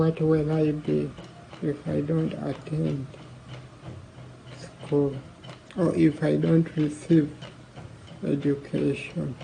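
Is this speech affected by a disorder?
Yes: cerebral palsy.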